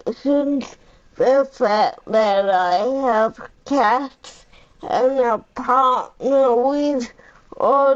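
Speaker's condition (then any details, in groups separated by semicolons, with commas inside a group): Cerebral palsy; powerchair user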